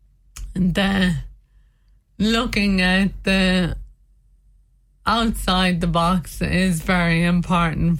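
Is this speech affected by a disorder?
Yes: motor neurone disease; very limited hand use, hands worst affected, difficulty eating, walking limited but still tries.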